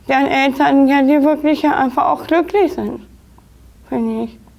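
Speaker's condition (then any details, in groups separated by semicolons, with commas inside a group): Down syndrome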